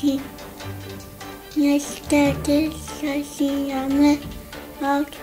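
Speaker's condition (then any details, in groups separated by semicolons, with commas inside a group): Cerebral palsy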